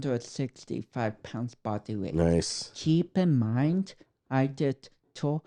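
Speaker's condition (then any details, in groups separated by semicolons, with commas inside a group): Cerebral palsy; impaired speech coordination, must slow down, concentrate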